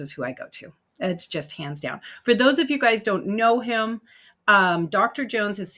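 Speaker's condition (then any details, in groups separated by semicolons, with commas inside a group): No condition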